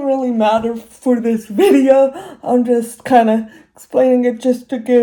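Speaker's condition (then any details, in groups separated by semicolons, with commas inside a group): Cerebral palsy, severe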